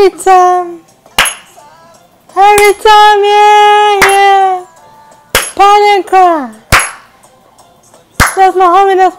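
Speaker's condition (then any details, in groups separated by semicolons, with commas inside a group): Cerebral palsy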